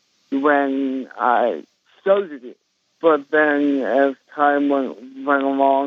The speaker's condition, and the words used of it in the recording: Cerebral palsy. And then obviously my speech, I had to go through countless speech therapy sessions to be able to talk and speak like you hear me today.